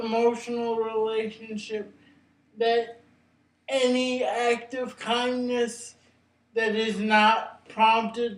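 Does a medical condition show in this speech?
Yes: cerebral palsy; brain injury.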